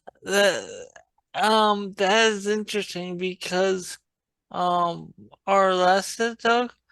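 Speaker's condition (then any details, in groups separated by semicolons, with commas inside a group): Traumatic brain injury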